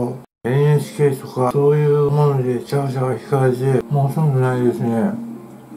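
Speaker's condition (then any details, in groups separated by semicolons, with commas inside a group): Tongue cancer, partial glossectomy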